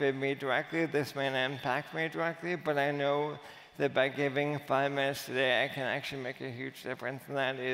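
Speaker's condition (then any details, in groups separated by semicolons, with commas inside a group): Amyotrophic lateral sclerosis; age 38, over two years since diagnosis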